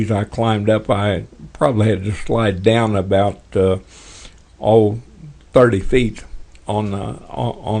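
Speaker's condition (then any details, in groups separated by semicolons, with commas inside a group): Parkinson's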